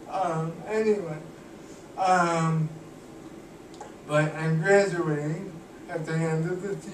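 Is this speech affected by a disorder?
Yes: cerebral palsy; cannot walk, uses wheelchair.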